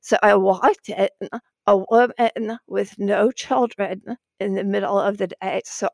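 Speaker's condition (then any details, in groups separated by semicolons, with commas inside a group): Spasmodic dysphonia; diagnosed after praying for normal voice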